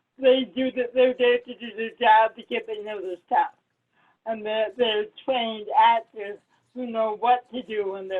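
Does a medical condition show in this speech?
Yes: cerebral palsy.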